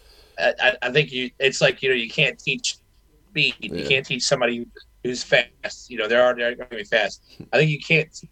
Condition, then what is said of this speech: Stuttering. Like I have a legitimate stammer, and I had no clue until I was doing a little trying out my own stuff, trying out my own equipment, and